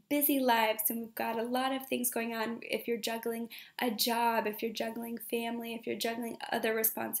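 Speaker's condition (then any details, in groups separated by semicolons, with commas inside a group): No condition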